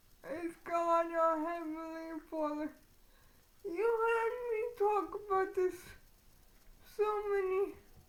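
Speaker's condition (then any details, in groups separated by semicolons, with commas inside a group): Cerebral palsy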